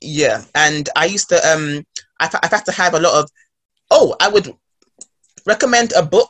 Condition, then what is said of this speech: Stuttering. So it basically, it makes me control how I talk so that my bar doesn't get caught on my teeth.